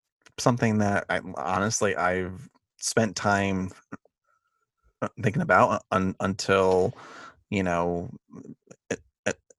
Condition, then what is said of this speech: Stuttering. But you know, it's obvious that I talk in a like a different way.